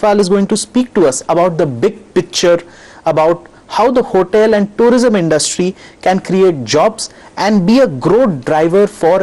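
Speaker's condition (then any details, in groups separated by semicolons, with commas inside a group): No condition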